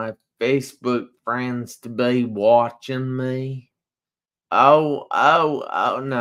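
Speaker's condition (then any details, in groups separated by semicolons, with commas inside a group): Traumatic brain injury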